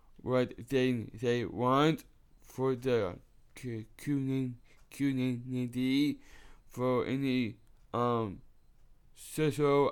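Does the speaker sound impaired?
Yes: Down syndrome; 26 years old; on DS diet with Dr. Jenny Kimes over a year, brain supplements, fish oil; supplements and fish oil reportedly helping talking, less need to repeat, more confident.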